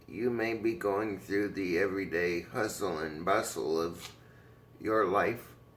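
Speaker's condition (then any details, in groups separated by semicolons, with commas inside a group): Cerebral palsy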